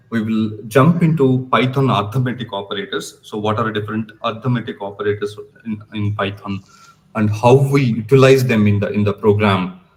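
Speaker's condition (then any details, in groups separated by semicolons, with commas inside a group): No condition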